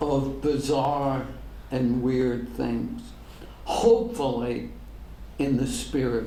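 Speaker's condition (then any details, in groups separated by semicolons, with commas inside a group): ALS; degenerative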